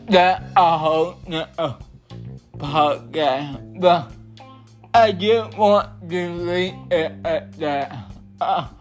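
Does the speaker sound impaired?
Yes: cerebral palsy.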